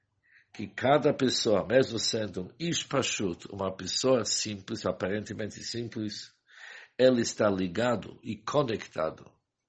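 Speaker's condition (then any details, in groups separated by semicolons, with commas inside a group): No condition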